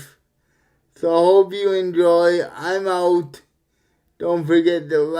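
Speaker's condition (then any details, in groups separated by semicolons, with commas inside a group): Cerebral palsy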